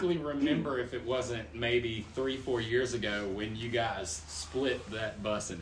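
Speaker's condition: No condition

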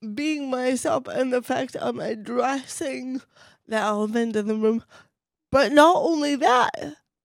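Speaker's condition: Cerebral palsy; incredibly mild case, affects only voice and one hand

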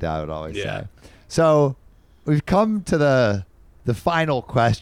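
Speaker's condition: No condition

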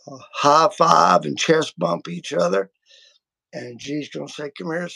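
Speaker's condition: Vocal cord surgery; including laser treatment

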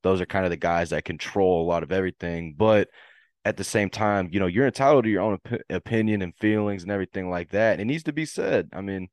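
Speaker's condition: No condition

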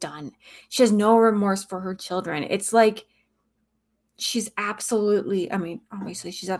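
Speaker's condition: No condition

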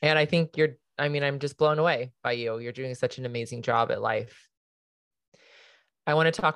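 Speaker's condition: No condition

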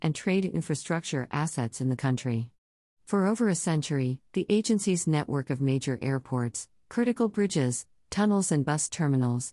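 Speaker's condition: No condition

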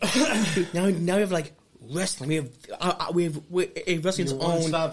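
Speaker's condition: Stutter; stutter since childhood, speech therapist in school; still has a stutter; no stuttering when performing in wrestling ring; repeated sounds, repeated words

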